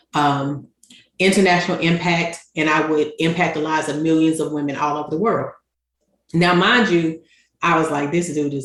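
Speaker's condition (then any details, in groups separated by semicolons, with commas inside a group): No condition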